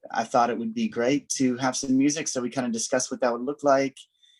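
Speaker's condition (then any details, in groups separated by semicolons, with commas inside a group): No condition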